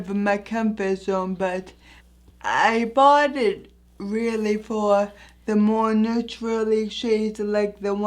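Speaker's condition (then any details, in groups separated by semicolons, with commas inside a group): Anoxic brain injury; voice sounds affected by injury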